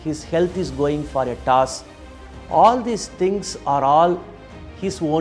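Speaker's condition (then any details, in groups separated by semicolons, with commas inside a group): No condition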